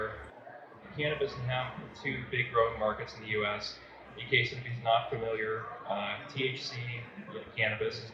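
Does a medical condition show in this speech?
No.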